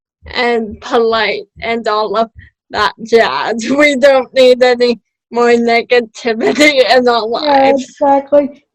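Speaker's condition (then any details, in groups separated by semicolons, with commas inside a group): Cerebral palsy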